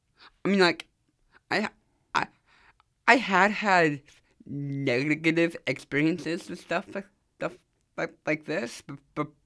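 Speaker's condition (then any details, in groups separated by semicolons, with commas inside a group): Down syndrome; speaking live on radio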